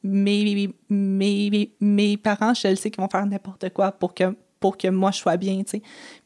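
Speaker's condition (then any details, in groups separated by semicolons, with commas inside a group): Stuttering; stuttering with blocks, attends L'ABC stuttering meetings; sound and word repetitions, que-que-que; repeated words, prolonged sounds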